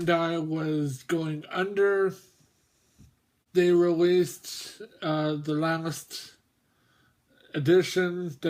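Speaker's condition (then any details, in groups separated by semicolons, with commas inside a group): Mobius syndrome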